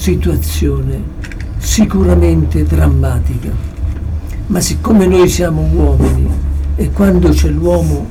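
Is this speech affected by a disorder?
Yes: Parkinson's disease; approaching final stage.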